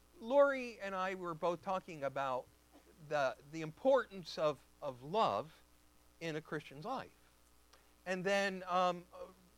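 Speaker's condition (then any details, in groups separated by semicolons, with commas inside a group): No condition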